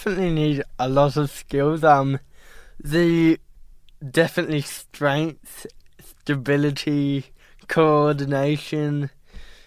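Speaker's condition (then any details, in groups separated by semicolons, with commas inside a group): Cerebral palsy; ongoing therapies via Cerebral Palsy Alliance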